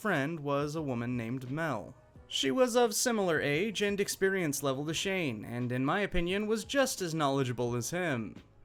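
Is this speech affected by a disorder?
No.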